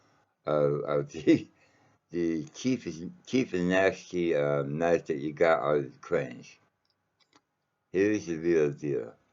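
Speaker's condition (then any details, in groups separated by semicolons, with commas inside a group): Mouth cancer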